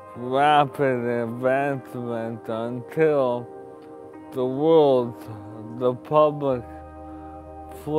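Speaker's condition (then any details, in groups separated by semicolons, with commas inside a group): ALS; wheelchair user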